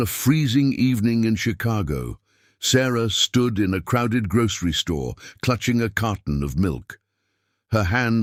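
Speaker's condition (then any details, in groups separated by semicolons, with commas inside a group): No condition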